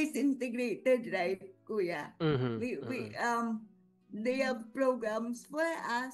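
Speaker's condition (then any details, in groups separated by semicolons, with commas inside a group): Cerebral palsy; speaking effortful, some difficulty talking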